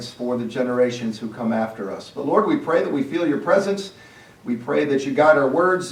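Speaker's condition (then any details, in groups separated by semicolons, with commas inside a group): No condition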